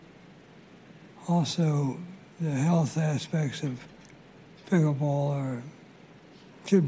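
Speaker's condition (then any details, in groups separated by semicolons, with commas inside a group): Parkinson's disease; about 20 years since onset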